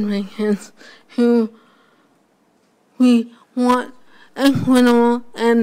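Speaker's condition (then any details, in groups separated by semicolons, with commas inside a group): Primary lateral sclerosis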